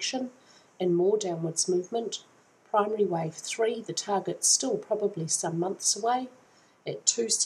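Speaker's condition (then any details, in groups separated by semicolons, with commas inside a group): No condition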